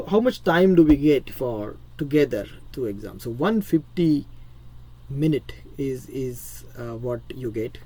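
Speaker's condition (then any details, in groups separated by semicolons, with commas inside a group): No condition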